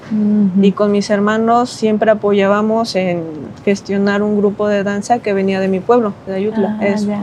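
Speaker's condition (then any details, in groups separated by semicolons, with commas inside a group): No condition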